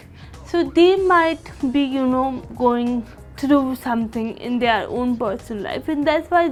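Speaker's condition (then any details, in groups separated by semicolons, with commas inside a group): Cerebral palsy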